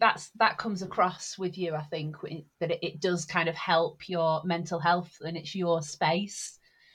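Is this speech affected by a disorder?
No.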